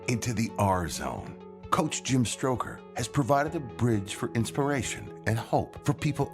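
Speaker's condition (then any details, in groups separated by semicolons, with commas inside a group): No condition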